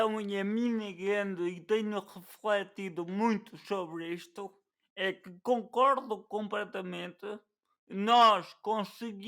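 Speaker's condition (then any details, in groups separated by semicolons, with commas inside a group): Cerebral palsy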